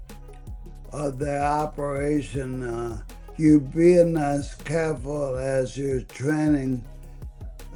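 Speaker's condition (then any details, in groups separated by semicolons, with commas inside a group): ALS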